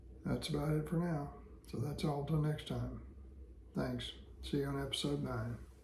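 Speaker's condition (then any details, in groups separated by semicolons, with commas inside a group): Parkinson's disease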